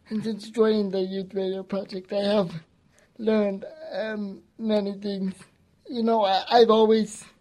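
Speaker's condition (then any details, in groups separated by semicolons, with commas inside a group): Cerebral palsy; gentle, calm, strong voice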